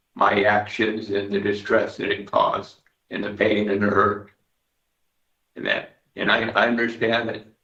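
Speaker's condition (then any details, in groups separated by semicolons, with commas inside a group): Parkinson's disease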